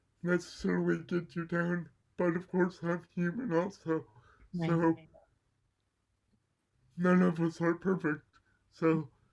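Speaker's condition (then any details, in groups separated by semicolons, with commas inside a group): Cerebral palsy; mild left side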